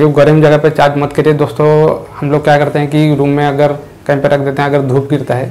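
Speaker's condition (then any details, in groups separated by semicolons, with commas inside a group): No condition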